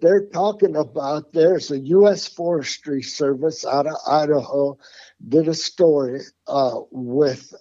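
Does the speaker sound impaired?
Yes: Parkinson's; formerly voice tremor, hard to understand, lost track after 2-3 sentences, now talks at length.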